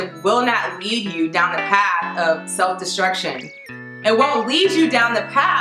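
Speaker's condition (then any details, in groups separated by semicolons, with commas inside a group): No condition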